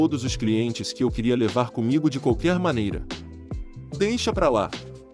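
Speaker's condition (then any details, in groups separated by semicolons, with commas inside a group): No condition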